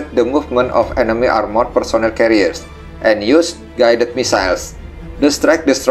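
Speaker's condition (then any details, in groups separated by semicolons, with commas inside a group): No condition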